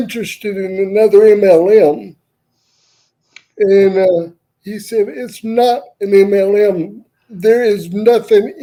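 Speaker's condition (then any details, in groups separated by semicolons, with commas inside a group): Cerebral palsy; wheelchair user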